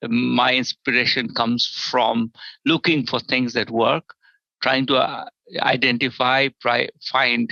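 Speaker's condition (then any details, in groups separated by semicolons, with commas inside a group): No condition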